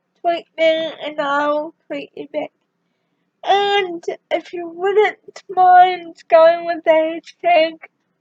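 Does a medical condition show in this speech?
Yes: cerebral palsy.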